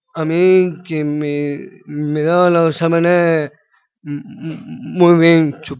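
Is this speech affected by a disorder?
Yes: Down syndrome; congenital, extra copy of chromosome 21, variable intellectual disability.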